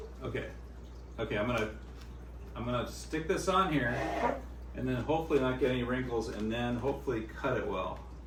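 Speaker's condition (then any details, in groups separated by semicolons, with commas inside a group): No condition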